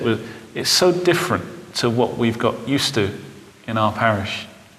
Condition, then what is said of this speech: No condition.